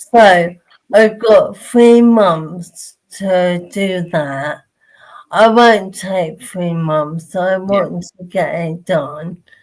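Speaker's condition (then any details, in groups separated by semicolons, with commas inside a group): Motor neurone disease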